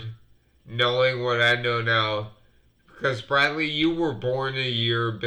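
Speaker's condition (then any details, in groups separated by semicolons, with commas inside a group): Multiple sclerosis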